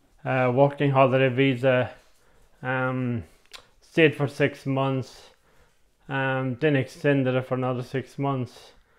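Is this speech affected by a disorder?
Yes: MND; onset right side.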